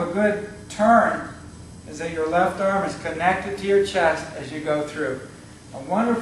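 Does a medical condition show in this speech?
No.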